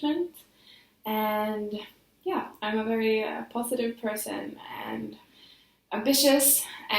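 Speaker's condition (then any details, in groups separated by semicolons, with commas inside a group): No condition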